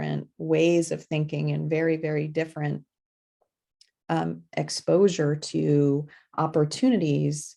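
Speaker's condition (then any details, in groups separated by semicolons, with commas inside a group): No condition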